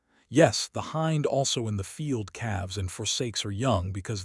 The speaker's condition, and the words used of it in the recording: No condition.